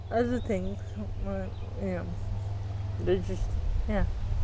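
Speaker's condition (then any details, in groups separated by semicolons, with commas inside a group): Athetoid cerebral palsy, moderate; speech may be difficult to understand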